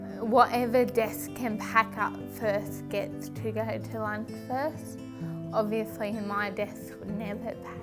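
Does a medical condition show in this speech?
Yes: cerebral palsy; birth injury.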